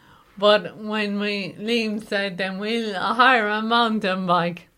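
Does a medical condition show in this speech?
Yes: motor neuron disease; recently diagnosed, mobility lost, no use of hands, balance gone when walking; needs to hold on to someone everywhere, physically well otherwise, pain at times, comes and goes; voice affected, voice among everyday things no longer managed.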